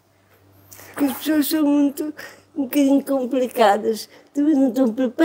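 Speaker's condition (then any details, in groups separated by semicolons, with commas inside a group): Cerebral palsy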